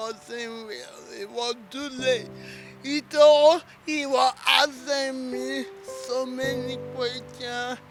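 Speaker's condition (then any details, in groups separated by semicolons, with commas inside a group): Cerebral palsy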